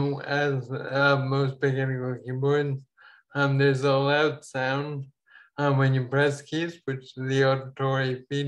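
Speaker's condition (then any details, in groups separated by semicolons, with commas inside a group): Ataxia; falls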